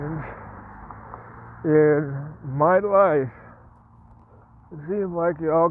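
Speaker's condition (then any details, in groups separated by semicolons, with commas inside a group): Parkinson's; speech impediment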